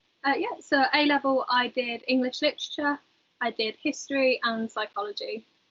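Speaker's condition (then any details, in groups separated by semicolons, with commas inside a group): No condition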